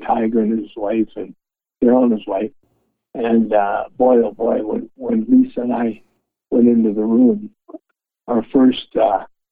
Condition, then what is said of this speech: ALS (motor neuron disease). You may be able to tell that my voice is a little bit weaker.